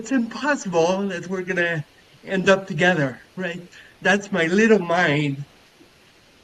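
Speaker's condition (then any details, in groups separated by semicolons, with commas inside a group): Cerebral palsy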